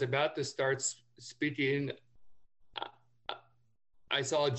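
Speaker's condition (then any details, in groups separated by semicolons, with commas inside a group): Stutter; past speech therapy; stutters most on own name, noticeable right away to new people; blocks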